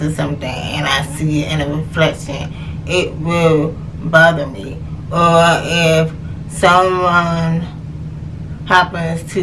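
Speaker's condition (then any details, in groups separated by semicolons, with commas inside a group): Cerebral palsy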